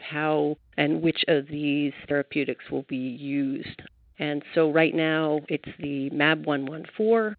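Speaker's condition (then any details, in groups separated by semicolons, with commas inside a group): No condition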